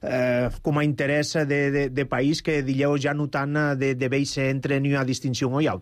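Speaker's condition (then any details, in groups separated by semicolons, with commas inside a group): No condition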